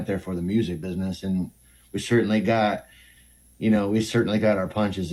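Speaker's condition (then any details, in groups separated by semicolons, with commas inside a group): No condition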